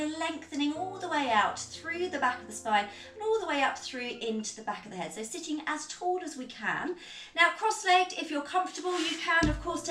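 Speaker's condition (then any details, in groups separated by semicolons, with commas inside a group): No condition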